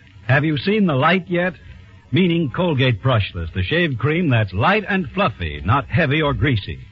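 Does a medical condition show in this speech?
No.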